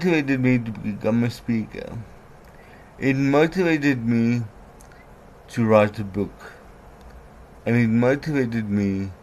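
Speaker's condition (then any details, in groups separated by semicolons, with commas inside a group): Cerebral palsy; on medication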